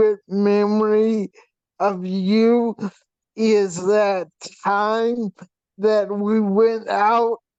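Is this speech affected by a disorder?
Yes: vp shunt failure, brain pressure.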